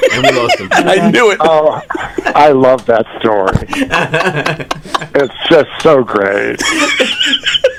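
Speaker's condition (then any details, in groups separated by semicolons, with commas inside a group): No condition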